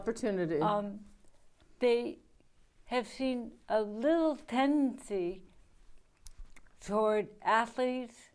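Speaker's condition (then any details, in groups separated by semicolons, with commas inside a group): ALS; right hand onset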